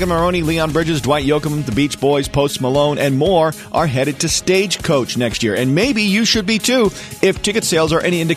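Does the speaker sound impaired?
No.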